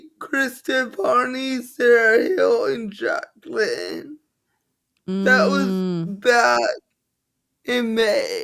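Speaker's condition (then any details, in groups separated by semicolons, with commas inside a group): Cerebral palsy; from birth, affects walking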